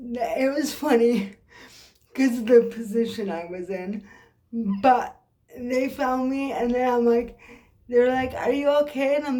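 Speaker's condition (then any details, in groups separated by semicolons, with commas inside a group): Cerebral palsy; occasional swallowing problems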